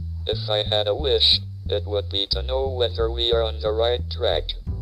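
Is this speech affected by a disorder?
Yes: ALS, through a speech-generating device.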